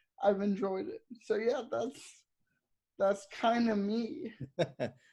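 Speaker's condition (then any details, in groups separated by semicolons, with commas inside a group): Cerebral palsy; audibly affected speech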